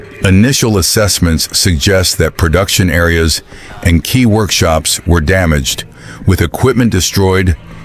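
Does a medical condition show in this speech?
No.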